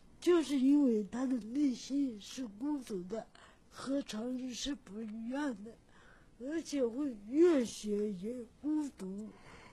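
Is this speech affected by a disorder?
Yes: cerebral palsy; from birth, oxygen deprivation during breech delivery, impaired mobility; unclear, slurred articulation described in own poem.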